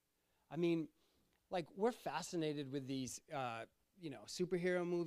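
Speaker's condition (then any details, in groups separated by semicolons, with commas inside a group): No condition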